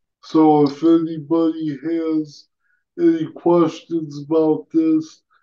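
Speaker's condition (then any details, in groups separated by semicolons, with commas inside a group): Cerebral palsy; present from birth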